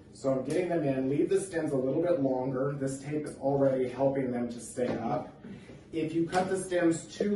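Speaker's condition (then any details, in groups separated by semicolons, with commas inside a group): No condition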